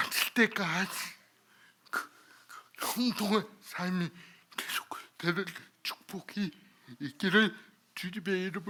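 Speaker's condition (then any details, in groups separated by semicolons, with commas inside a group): Cerebral palsy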